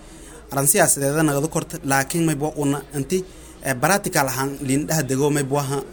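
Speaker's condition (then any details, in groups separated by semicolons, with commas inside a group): No condition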